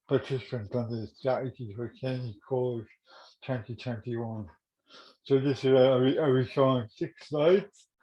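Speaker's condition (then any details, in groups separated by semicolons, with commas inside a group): Cerebral palsy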